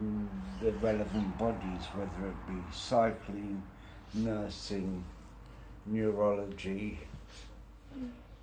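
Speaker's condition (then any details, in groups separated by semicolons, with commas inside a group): Brain injury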